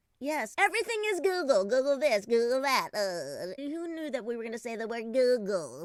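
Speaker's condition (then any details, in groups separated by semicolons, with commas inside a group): No condition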